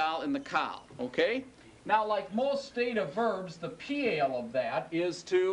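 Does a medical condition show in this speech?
No.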